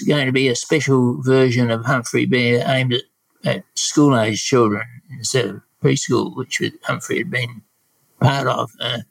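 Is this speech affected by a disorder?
Yes: Parkinson's disease; no tremor, about 12 years since onset; voice hesitant and lower volume, sounds a bit different, speech affected only recently.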